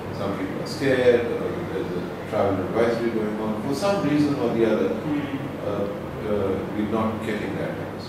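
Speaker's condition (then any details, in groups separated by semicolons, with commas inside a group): No condition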